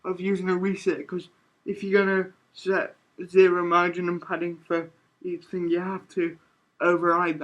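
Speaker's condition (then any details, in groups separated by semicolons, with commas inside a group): Cerebral palsy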